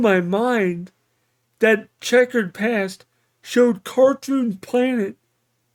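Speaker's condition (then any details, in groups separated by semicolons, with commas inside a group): Cerebral palsy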